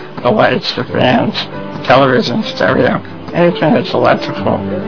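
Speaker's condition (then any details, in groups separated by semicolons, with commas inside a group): Spinal muscular atrophy; congenital, progressive muscle weakening, bedbound with no hand movement since early 20s, tracheostomy and stomach feeding tube about 10 years ago; trach suctioning when lungs congested, permanent tube-fed liquid diet; depends on voice for everything, uses voice recognition computer system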